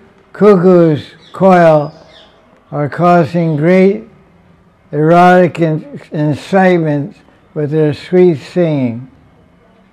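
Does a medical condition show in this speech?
Yes: deafness; unsure of microphone volume.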